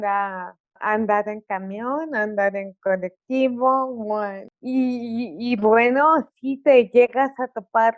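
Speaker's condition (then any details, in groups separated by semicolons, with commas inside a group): Cerebral palsy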